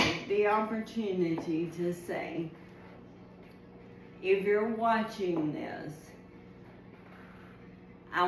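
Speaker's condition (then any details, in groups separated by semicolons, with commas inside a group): ALS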